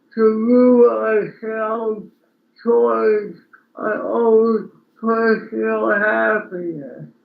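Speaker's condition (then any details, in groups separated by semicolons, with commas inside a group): Speech impairment after birth surgery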